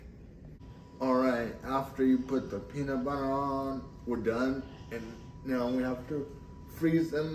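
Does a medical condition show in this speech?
Yes: cerebral palsy; uses wheelchair.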